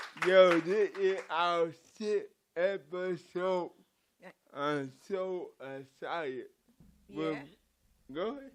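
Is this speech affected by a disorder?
Yes: cerebral palsy; from birth.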